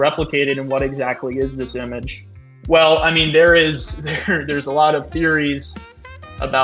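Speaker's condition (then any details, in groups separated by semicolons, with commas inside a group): No condition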